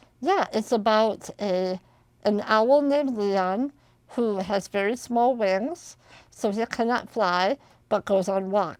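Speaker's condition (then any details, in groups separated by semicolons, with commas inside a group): Spinal muscular atrophy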